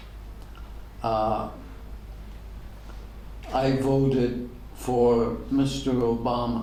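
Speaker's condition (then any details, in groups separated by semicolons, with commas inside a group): ALS; degenerative; diagnosed ten years ago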